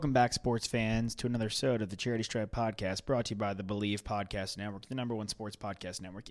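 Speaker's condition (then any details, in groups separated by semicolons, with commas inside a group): No condition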